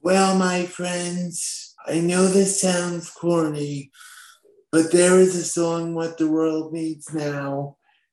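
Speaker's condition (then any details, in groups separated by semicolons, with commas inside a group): Spastic quadriplegic cerebral palsy; from birth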